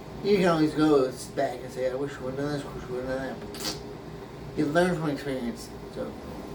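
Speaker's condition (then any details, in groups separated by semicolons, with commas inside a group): Brain injury; memory greatly affected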